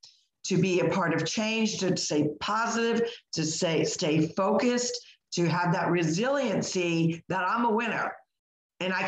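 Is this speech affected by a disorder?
No.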